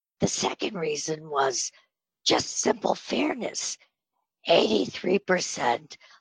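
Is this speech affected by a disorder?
Yes: spasmodic dysphonia; on Botox treatment.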